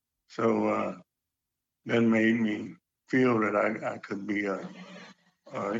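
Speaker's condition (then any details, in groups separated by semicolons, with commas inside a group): Parkinson's; age 70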